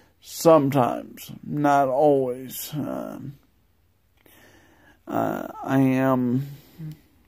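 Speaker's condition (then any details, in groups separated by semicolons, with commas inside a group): Multiple sclerosis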